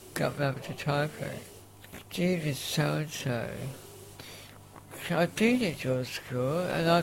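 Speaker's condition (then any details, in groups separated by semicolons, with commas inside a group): Facioscapulohumeral muscular dystrophy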